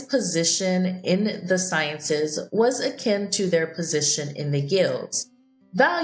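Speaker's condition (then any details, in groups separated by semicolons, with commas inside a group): No condition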